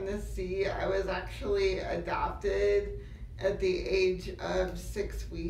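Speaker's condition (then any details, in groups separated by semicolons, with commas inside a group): Cerebral palsy; uses wheelchair; diagnosed before age one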